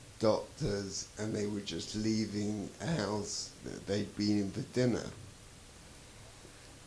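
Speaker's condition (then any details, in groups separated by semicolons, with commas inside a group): Traumatic brain injury; hit by car; years after injury, runs half marathons; given breathing support in hospital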